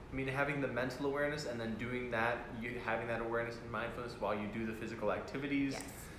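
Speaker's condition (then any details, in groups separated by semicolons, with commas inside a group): No condition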